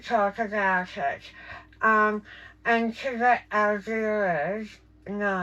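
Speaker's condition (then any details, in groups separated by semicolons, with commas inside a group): Jaw cancer surgery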